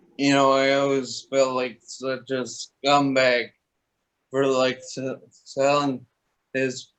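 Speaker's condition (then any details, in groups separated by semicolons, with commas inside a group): Toxic leukoencephalopathy, locked-in syndrome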